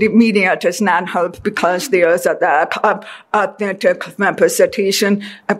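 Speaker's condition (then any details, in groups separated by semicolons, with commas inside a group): Deafness; deaf since childhood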